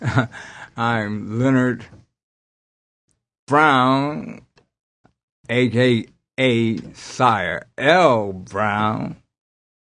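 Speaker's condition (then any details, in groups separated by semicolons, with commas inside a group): Aphasia after strokes; aphasia caused by multiple strokes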